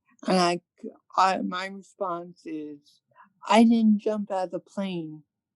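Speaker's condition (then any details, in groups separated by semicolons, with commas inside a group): Cerebral palsy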